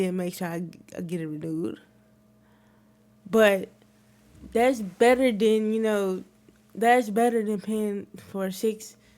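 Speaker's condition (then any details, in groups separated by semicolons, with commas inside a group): Cerebral palsy; wheelchair user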